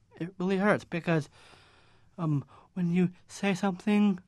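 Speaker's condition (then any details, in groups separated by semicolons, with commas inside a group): Down syndrome; cognitive disability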